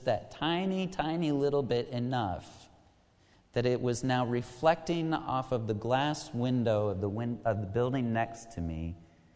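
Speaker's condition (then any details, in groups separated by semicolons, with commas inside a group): No condition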